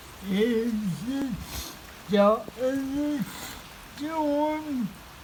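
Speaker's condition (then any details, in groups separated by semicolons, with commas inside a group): Cerebral palsy; spastic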